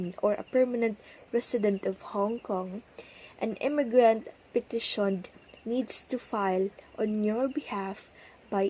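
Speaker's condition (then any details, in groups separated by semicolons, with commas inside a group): No condition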